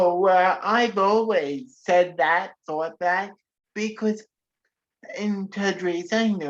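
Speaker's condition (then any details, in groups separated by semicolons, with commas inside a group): Cerebral palsy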